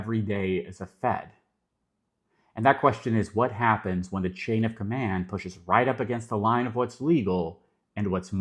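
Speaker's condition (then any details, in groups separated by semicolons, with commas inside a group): No condition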